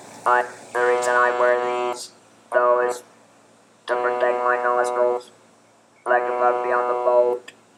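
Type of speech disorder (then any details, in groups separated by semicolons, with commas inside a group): Electrolarynx speech; laryngectomy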